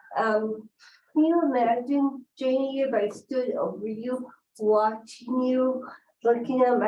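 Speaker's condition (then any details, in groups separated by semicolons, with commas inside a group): Cerebral palsy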